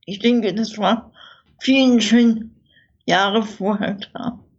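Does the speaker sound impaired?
Yes: infantile cerebral palsy, spastic; childhood speech therapy at Dresden University Clinic.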